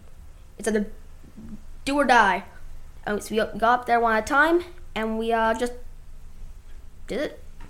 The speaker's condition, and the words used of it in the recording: Stuttering. And whenever I have pressure on me, I don't really stutter.